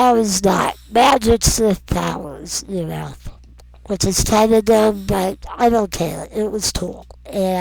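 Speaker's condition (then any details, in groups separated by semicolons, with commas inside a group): Non-progressive muscular dystrophy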